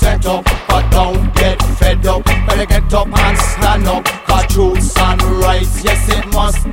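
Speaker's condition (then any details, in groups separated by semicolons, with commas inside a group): No condition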